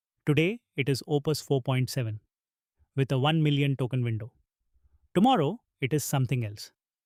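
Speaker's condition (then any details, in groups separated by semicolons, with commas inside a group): No condition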